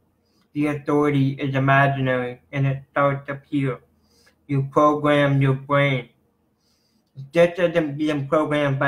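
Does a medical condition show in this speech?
Yes: cerebral palsy.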